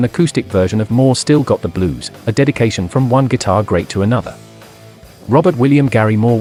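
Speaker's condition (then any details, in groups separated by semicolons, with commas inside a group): No condition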